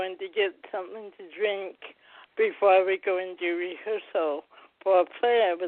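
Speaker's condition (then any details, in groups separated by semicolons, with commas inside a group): Cerebral palsy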